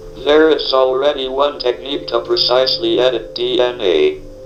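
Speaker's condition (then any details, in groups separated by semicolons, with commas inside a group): ALS, speech-generating device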